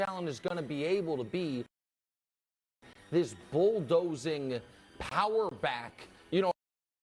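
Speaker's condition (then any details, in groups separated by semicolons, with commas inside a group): No condition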